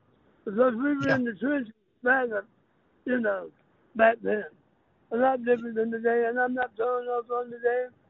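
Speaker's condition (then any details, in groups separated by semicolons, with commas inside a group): Throat cancer; may be hard to understand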